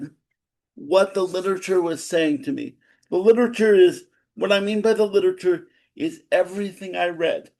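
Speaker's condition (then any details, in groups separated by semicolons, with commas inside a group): Cerebral palsy; spastic type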